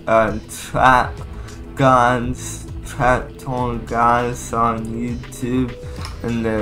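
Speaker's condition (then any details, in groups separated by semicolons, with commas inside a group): Cerebral palsy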